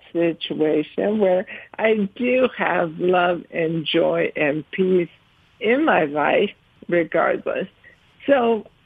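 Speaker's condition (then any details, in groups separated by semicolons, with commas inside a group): ALS; legs or hands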